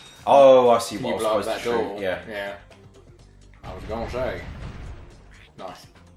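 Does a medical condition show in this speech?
No.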